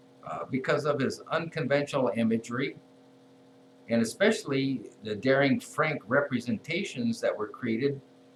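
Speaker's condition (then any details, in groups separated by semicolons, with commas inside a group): No condition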